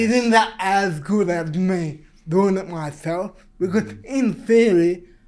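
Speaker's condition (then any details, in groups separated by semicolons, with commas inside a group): Cerebral palsy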